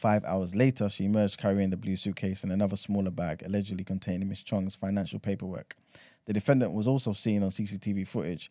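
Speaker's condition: No condition

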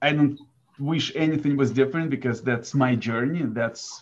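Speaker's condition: No condition

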